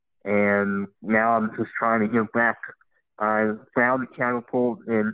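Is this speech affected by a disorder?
Yes: cleft lip and palate; congenital, extreme leg deformities, many leg operations, full-time wheelchair at 13, bilateral above-knee amputation at 14; speech impediment, harder for new people to understand at first.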